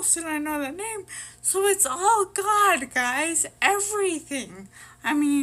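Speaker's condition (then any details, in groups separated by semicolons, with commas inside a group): Brain injury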